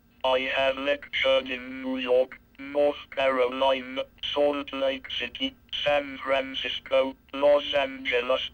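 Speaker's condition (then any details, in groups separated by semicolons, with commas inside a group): Cerebral palsy, speech-generating device; walks with difficulty, can drive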